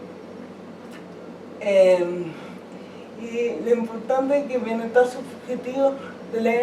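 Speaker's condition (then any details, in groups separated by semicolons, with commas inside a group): Cerebral palsy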